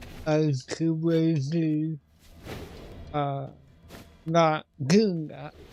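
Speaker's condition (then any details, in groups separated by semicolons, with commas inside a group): Cerebral palsy; affects voice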